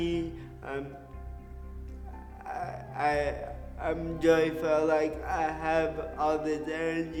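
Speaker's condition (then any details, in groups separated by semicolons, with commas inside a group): Cerebral palsy; diagnosed shortly after birth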